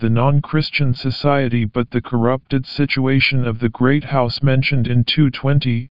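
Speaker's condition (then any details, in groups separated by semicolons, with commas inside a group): No condition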